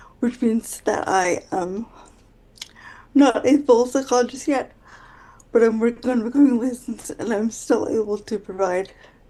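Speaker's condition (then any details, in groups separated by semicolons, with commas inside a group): Quadriplegic cerebral palsy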